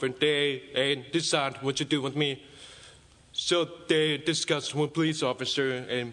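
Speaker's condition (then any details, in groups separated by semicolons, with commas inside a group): Deafness; deaf and mute as a child, now speaks, understood by most people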